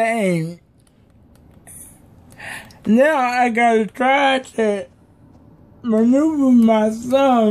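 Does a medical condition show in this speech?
Yes: cerebral palsy; may be hard to understand.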